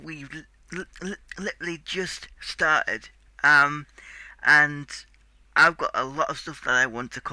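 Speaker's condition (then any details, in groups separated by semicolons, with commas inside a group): Cerebral palsy; tight muscles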